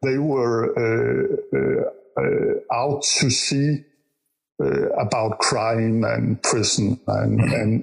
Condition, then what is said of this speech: Stuttering. If you are stutter and you know that the strange things about stuttering is that you cannot predict when you will stutter.